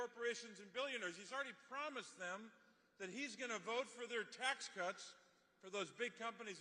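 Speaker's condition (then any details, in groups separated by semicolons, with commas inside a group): No condition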